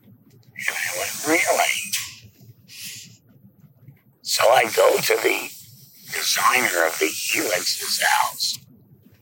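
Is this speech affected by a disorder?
Yes: laryngectomy; esophageal speech.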